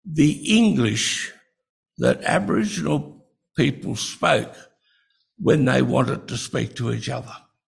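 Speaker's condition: Breathing-related speech difficulty; insufficient breathing while speaking; a lot of trouble speaking from insufficient breathing

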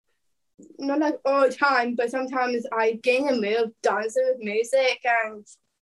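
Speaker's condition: Down syndrome; extra chromosome, 17 years old

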